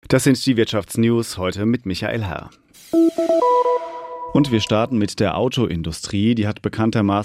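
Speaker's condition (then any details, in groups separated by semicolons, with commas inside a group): No condition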